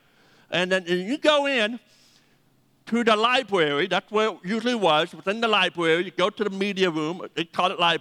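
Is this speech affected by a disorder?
Yes: deafness; needs names repeated several times.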